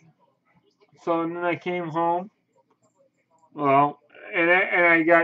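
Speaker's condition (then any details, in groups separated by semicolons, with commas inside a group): Cerebral palsy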